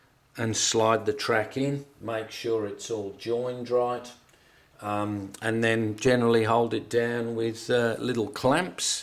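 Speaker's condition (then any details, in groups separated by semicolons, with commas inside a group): No condition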